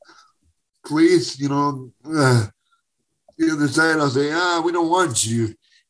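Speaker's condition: Cerebral palsy; spastic type, present from birth, uses wheelchair for mobility, muscle and joint tightness

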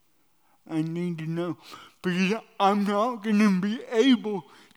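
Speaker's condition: Cerebral palsy

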